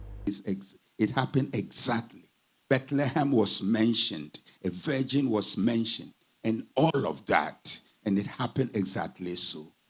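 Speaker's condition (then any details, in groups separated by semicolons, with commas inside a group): No condition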